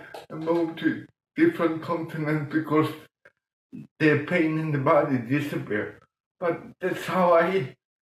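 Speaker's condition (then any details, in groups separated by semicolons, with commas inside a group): Cerebral palsy; present from birth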